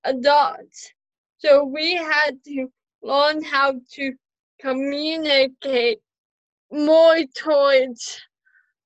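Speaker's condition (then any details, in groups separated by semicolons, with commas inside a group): Cerebral palsy, spastic quadriplegic, mild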